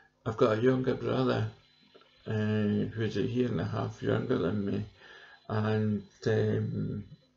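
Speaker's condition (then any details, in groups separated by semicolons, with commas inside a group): Cerebral palsy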